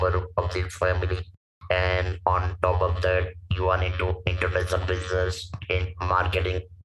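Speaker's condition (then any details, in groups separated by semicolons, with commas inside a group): Laryngectomy for vocal cord cancer, stage 4 vocal cord cancer; speaks with electrolarynx; stage 4 vocal cord cancer at 44, Dr. Kultup Patel surgery, tracheostomy, 30 radiotherapy in Ahmedabad; 25-26 years post cancer, breathes only through neck stoma, self-taught electrolarynx held under chin; lost natural voice, hoarse then whispering, wrote 3 months, robotic electrolarynx voice, no pitch or emotion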